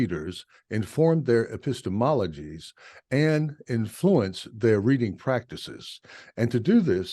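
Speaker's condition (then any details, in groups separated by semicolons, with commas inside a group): No condition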